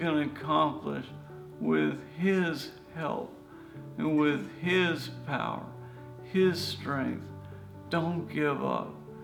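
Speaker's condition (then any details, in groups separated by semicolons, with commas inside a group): ALS; recently diagnosed, about 50 years old; throat and facial muscles affected, slurred speech, needs interpreter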